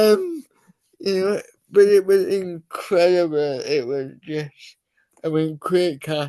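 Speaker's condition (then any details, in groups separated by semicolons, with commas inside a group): Cerebral palsy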